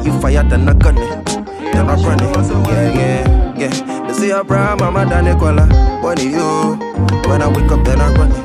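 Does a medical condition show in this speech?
No.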